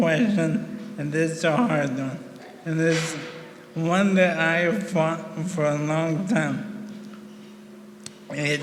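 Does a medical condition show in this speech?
Yes: ALS; about 1.5 years since diagnosis.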